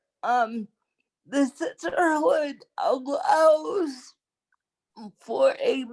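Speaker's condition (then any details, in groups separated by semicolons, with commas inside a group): Cerebral palsy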